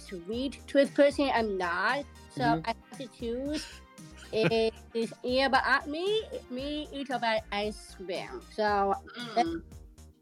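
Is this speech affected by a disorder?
Yes: Down syndrome; present from birth.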